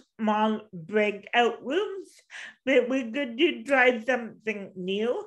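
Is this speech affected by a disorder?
Yes: cerebral palsy.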